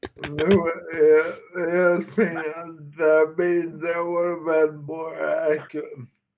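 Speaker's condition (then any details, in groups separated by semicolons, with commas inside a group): Friedreich's ataxia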